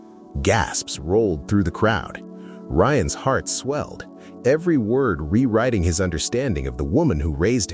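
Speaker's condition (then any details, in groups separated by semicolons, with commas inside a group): No condition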